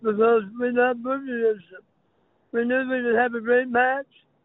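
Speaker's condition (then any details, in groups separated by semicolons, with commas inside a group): Throat cancer; speech impediment, may be hard to understand, sometimes chokes up while speaking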